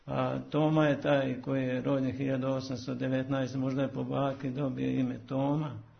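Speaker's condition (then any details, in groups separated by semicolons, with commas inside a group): Parkinson's disease; reports no difficulties from the illness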